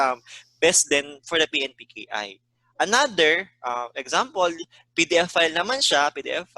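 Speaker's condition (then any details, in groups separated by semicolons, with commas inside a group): No condition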